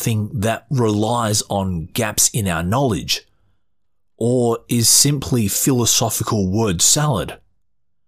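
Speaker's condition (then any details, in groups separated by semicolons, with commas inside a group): No condition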